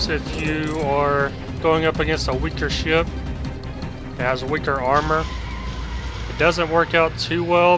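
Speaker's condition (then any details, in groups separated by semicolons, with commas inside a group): No condition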